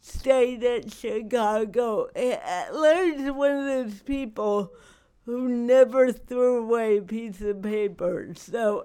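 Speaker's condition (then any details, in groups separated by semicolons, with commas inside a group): Cerebral palsy; not degenerative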